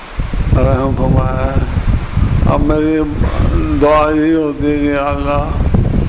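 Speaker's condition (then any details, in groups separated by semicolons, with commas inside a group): Difficulty speaking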